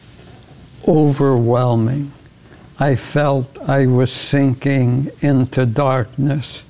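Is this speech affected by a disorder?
Yes: ALS; progressive neurodegenerative disease causing loss of muscle control.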